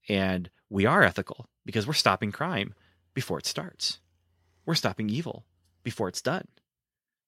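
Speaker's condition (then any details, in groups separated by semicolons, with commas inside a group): No condition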